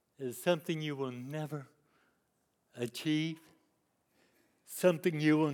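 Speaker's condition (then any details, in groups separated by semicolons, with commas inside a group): Cerebral palsy; lifelong disability since youth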